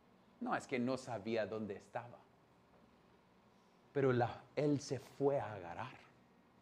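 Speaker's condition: No condition

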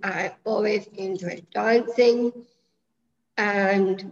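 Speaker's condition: Down syndrome; present from birth

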